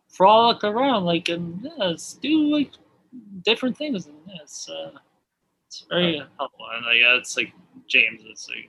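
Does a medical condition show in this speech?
Yes: aphasia after stroke; caused by stroke, acute care then 11 months long-term inpatient rehab at Pinoca; speech much better than before, stroke survivor groups on Zoom; knows exactly what to say, but words blocked from coming out as intended, frequent fillers.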